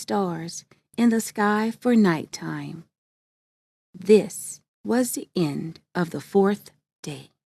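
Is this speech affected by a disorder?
No.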